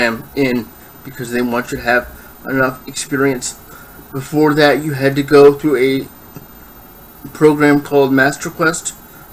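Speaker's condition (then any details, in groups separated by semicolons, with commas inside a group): Cerebral palsy, spastic diplegia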